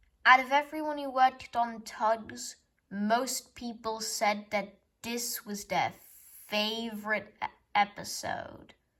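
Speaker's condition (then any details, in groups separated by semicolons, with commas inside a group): No condition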